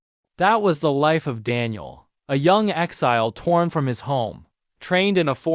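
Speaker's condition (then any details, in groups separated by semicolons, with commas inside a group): No condition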